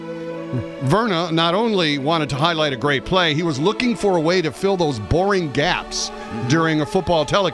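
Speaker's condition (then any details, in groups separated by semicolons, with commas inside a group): No condition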